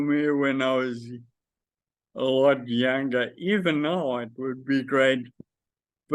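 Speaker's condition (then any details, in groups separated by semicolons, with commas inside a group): Friedreich's ataxia; does voice exercises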